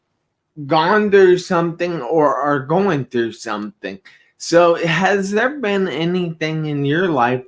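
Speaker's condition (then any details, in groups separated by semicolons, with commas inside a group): Traumatic brain injury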